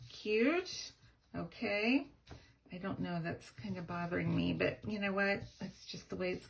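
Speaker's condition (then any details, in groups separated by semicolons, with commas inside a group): No condition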